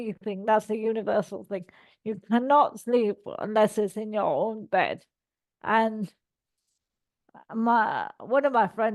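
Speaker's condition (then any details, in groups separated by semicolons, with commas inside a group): Cerebral palsy; all four limbs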